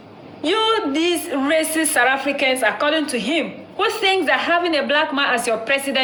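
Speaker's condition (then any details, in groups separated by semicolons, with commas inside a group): No condition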